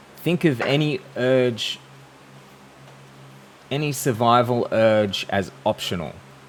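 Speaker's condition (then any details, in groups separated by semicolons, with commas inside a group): No condition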